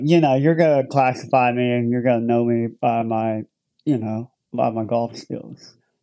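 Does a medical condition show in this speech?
Yes: cleft lip and palate; born in Ukraine.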